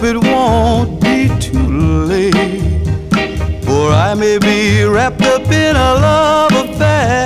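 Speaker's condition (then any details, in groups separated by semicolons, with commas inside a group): No condition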